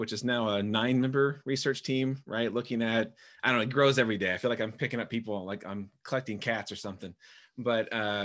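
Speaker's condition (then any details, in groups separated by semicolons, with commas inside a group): No condition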